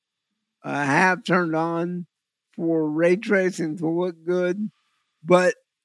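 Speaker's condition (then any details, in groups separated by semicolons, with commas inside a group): Cerebral palsy; visual focusing difficulty, eyes weird, trouble focusing with VR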